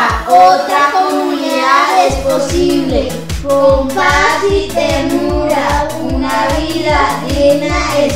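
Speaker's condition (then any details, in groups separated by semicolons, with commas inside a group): No condition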